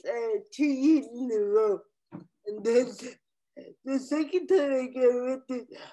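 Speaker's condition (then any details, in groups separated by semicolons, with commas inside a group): Cerebral palsy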